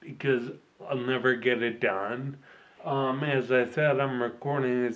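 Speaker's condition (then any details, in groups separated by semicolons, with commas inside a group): Ataxia; affects coordination and balance; slight slurring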